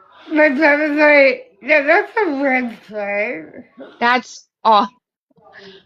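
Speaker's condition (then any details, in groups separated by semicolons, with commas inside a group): Spinal muscular atrophy type 2; type 2, genetic neuromuscular; age 37, somewhat progressed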